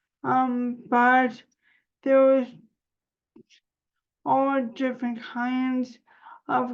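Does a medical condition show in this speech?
Yes: cerebral palsy; spasticity.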